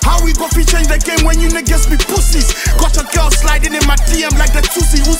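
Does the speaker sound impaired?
No.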